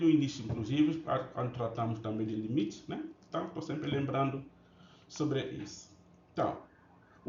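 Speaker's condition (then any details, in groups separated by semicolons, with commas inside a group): No condition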